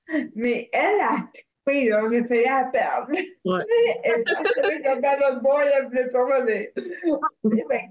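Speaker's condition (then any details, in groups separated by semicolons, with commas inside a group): Cerebral palsy; affects voice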